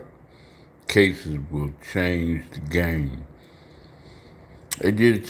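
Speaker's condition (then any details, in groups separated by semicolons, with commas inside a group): Slurred speech; still slurs words occasionally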